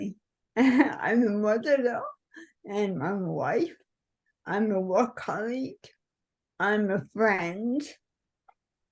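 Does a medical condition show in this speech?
Yes: cerebral palsy.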